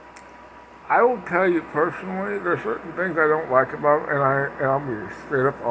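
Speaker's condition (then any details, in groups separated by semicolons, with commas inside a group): Parkinson's; speech impediment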